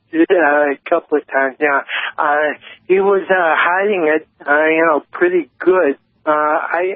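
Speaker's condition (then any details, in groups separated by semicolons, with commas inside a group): Cerebral palsy; lifelong, diagnosed at age 55, others long mistook person for drunk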